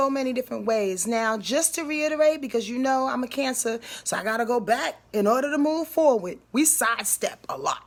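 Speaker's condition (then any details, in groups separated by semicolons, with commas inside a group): No condition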